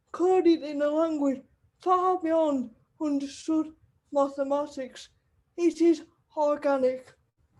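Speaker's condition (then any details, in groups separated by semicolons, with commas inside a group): Cerebral palsy; wheelchair user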